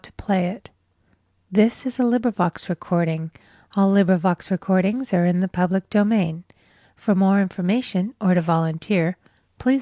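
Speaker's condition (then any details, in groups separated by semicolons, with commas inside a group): No condition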